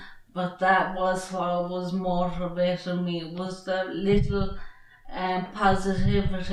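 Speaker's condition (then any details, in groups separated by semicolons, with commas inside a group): Traumatic brain injury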